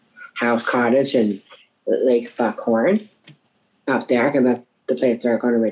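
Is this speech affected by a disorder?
Yes: Down syndrome; from birth; age 37, recent knee surgery, surgery went well.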